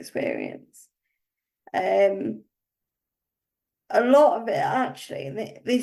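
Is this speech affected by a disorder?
Yes: cerebral palsy; uses wheelchair.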